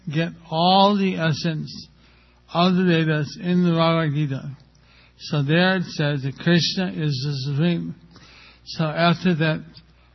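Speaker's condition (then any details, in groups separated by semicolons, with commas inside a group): Stroke with facial paralysis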